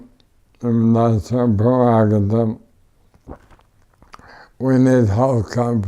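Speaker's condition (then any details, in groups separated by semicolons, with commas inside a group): ALS; tracheotomy, wheelchair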